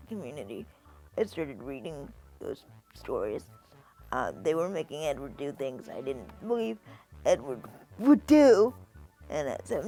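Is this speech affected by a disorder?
Yes: cerebral palsy; spastic quadriplegic form, from birth, wheelchair since age two; 23 years old, types with two fingers; able to speak, considers self very good speaker.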